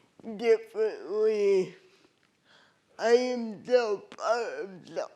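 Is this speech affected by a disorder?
Yes: cerebral palsy.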